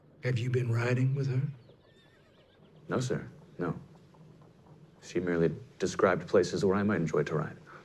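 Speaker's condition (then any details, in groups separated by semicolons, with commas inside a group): No condition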